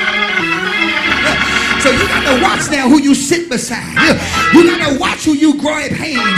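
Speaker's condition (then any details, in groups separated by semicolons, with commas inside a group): No condition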